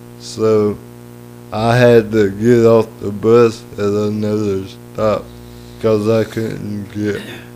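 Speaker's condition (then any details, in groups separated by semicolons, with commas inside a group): Cerebral palsy; lifelong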